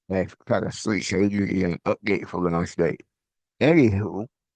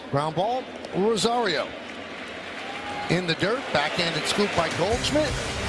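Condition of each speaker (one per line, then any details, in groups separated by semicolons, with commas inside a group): Cerebral palsy; from birth, affects brain and body muscles
No condition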